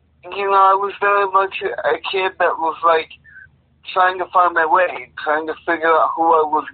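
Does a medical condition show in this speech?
Yes: cerebral palsy.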